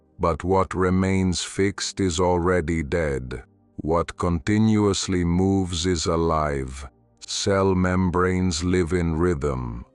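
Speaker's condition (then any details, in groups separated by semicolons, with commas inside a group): No condition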